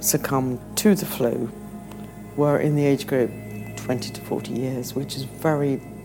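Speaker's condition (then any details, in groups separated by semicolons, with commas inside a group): No condition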